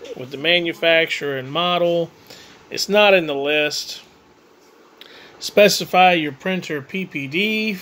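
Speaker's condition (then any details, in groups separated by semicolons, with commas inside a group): No condition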